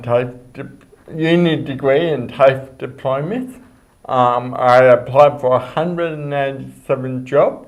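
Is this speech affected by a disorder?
Yes: cerebral palsy; speech.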